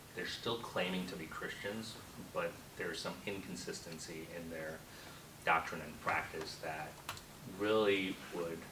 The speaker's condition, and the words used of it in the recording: No condition.